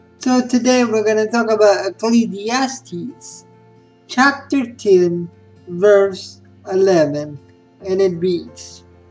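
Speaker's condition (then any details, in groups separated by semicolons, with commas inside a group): Spastic cerebral palsy; spastic quadriplegic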